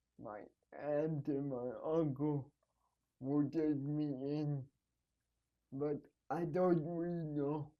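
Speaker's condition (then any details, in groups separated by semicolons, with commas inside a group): Cerebral palsy; needs help at night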